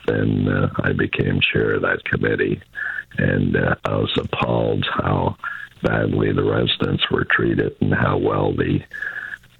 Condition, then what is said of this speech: Throat cancer. I've recovered, but I still have trouble with my throat.